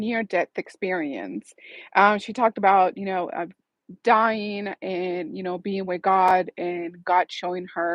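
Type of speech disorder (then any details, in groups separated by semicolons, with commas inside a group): None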